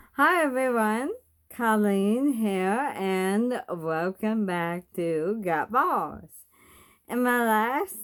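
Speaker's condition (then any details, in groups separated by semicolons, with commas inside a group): Bulbar ALS; bulbar onset, tongue fasciculations and atrophy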